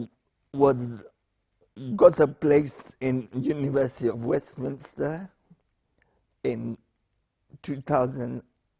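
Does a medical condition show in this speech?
Yes: spastic paraplegia with essential tremor.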